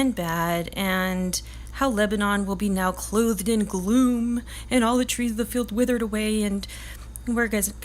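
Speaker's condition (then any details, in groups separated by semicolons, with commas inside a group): No condition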